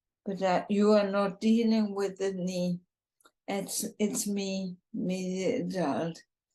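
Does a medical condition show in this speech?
Yes: ALS, bulbar form, bulbar onset.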